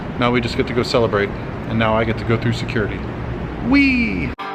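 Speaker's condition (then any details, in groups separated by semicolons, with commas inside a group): No condition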